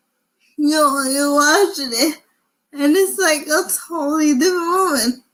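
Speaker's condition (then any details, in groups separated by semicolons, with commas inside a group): Cerebral palsy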